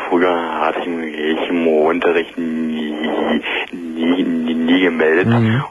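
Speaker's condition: Stuttering; stuttering since age two, mild at first, worsened in school, told incurable, possibly linked to parents' separation; inpatient therapy a year ago helped greatly, stuttering control and fluency techniques, earlier speech therapies little help; stuttering audible on call, before therapy severe on every word with pressing, now easier, looser; repeated words, prolonged sounds

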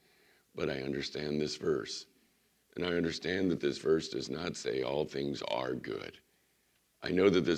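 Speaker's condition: Vocal cord surgery recovery; voice not ready for full message

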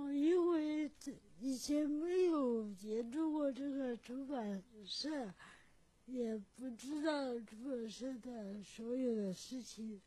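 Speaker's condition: Cerebral palsy; unclear articulation, self-described in own poem

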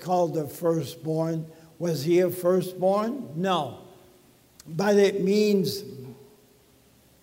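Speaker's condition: ALS; talking a little bit funny

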